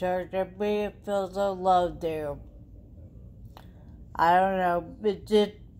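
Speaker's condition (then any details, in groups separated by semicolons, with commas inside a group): Traumatic brain injury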